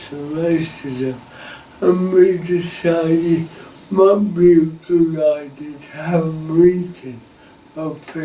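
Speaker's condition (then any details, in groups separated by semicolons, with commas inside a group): Cerebral palsy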